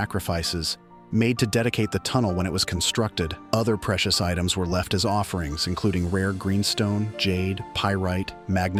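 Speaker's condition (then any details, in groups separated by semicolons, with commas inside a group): No condition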